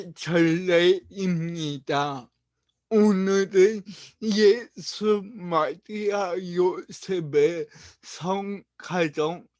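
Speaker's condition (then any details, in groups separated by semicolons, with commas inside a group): Brain lesion disability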